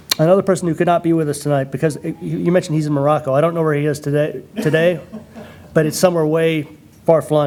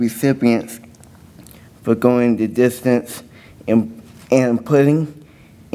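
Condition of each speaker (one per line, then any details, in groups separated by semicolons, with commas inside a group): No condition
Cerebral palsy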